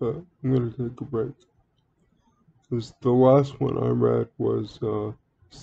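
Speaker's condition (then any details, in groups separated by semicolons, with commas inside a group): Cerebral palsy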